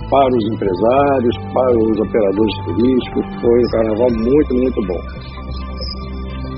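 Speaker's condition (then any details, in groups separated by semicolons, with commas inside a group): No condition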